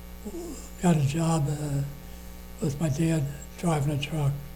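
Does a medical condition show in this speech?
Yes: Parkinson's disease.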